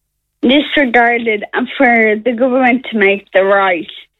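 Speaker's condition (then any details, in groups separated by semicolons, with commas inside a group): Friedreich's ataxia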